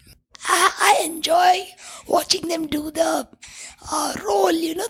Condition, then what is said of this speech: Tracheostomy. See, we don't even realize we are holding our breath to produce audibility.